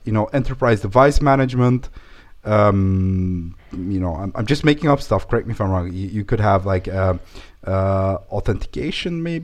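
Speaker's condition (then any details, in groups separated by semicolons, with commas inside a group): No condition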